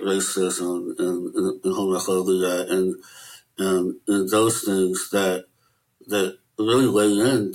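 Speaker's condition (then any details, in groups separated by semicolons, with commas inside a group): Möbius syndrome; cannot smile or frown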